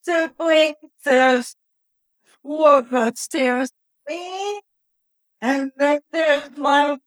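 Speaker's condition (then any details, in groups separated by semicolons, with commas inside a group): Cerebral palsy; born premature at about 3 pounds, brain freeze at 3 days old, wheelchair user, physical therapy; could not speak early, no babbling, went straight to 4-year-old vocabulary, speech therapy in public school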